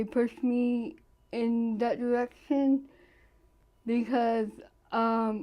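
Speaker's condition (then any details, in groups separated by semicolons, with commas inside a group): Cerebral palsy; present from birth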